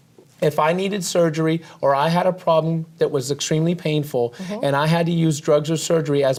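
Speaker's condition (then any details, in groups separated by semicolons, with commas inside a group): No condition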